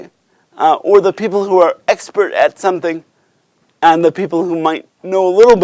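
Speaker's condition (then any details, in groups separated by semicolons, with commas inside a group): Cerebral palsy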